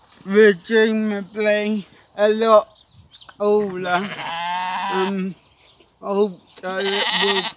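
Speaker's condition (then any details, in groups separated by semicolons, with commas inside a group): Cerebral palsy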